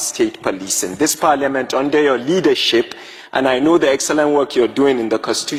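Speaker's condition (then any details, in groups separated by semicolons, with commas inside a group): No condition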